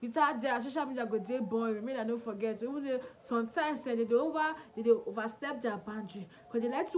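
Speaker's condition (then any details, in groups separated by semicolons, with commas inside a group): No condition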